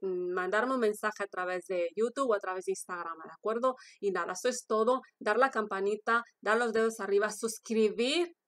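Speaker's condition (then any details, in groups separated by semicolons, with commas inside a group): No condition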